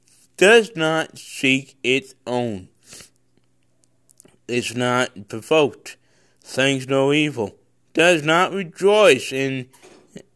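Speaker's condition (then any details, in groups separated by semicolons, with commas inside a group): Cerebral palsy; congenital cerebral palsy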